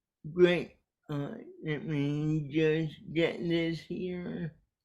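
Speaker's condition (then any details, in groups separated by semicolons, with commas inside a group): Cerebral palsy; caused by brainstem aneurysm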